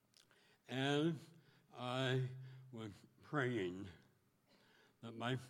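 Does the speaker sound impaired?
Yes: speech impediment; could not speak or chew in childhood, first operation in North Dakota, 17 surgeries, 6 years of therapy; speaks publicly with new voice as motivational speaker; taught tongue movement at 12, voicing with clothespin on nose, mirror under lips, impediment recognizable on radio.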